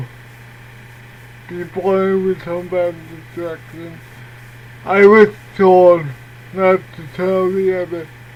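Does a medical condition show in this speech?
Yes: cerebral palsy.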